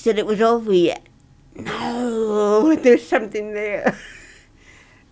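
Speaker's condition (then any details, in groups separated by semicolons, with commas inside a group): Cerebral palsy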